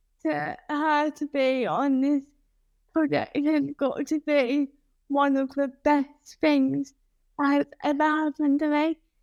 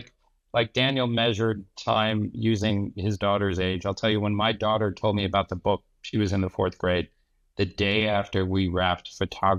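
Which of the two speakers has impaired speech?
The first: cerebral palsy.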